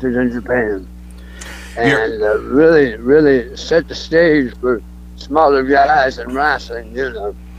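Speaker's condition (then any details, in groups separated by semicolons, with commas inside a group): Throat cancer; cancer survivor, alive and well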